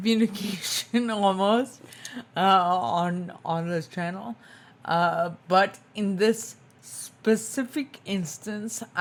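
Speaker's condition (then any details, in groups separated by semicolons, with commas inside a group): Spinocerebellar ataxia type 2, SCA2; tongue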